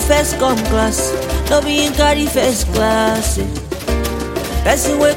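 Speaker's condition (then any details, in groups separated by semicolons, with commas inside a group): No condition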